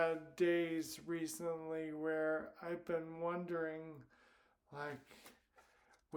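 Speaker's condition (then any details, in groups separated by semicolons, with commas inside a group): Primary lateral sclerosis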